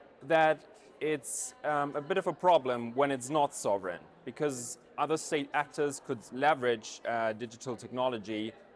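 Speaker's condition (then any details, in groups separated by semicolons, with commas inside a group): No condition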